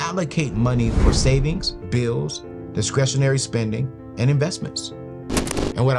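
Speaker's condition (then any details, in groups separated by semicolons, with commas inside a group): No condition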